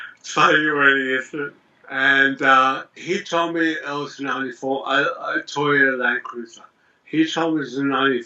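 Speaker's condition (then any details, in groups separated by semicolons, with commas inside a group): Multiple sclerosis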